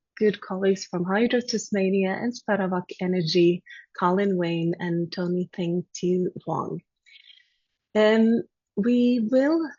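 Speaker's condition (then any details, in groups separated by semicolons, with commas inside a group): No condition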